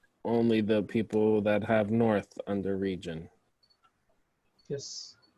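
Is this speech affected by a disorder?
No.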